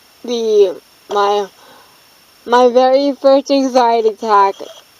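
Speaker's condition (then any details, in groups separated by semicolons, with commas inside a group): Cerebral palsy, dystonic hemiplegia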